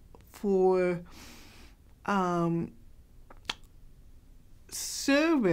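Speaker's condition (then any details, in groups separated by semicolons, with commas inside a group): Cerebral palsy, mild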